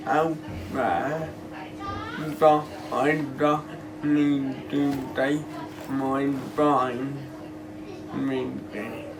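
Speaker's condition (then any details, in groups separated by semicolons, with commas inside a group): Cerebral palsy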